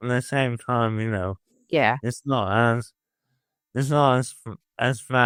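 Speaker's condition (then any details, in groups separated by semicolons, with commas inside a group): Motor neuron disease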